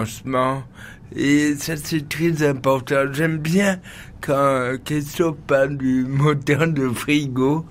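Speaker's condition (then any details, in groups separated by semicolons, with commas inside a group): Cerebral palsy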